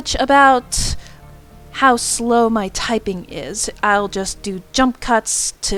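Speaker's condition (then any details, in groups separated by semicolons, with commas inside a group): No condition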